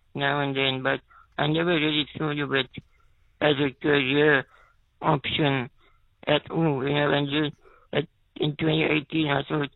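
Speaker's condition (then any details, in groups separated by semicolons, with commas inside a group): Spinal muscular atrophy, type 2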